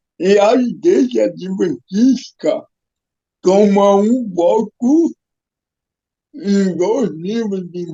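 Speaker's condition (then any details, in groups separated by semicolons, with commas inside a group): Cerebral palsy; physical disability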